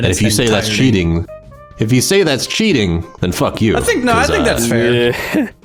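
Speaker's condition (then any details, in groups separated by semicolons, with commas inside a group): No condition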